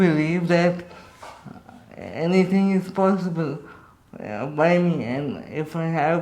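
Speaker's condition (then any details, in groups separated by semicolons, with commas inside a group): Cerebral palsy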